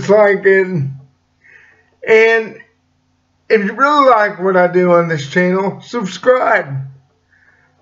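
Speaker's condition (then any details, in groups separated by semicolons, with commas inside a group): Cerebral palsy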